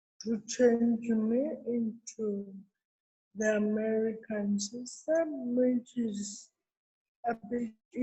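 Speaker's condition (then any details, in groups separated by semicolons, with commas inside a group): Cerebral palsy; therapy from six months old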